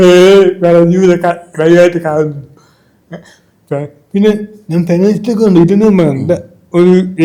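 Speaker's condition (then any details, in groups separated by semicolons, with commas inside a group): Cerebral palsy; from birth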